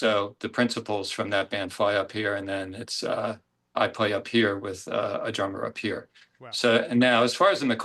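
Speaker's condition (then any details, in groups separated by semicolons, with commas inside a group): No condition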